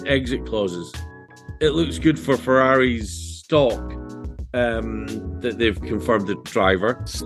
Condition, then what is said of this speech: None; typical speech.